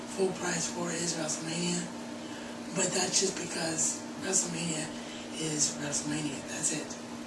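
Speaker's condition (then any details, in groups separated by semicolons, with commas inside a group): Cerebral palsy; wheelchair bound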